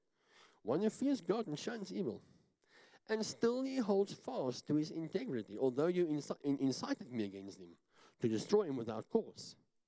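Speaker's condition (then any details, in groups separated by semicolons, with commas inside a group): Cleft palate; talks funny, self-described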